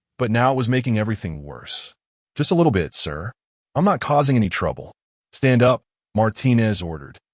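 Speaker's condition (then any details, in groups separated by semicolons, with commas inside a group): No condition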